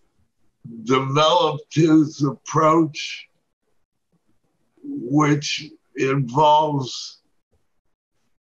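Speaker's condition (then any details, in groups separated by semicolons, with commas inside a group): Parkinson's disease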